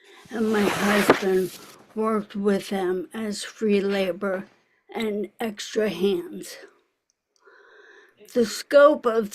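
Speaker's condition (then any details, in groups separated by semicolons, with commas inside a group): ALS; speech audibly affected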